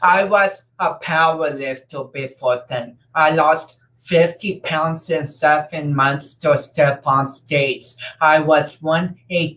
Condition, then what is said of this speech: Cerebral palsy. It affects my speech and coordination.